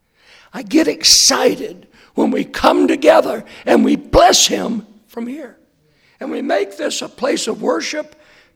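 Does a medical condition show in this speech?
Yes: hoarseness after vocal cord surgery; earlier doctor attributed voice problem to aging.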